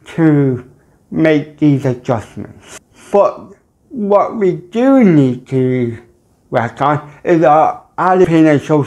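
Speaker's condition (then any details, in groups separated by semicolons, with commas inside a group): Cerebral palsy; mild, ataxic type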